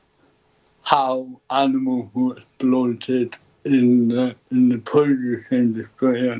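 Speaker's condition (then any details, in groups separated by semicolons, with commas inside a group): Cerebral palsy; ataxic type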